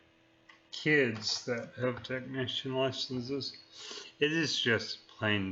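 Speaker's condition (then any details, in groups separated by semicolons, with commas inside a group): Neurological disease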